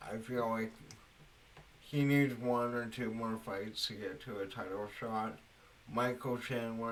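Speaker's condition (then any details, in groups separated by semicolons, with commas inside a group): Cerebral palsy; speech affected by cerebral palsy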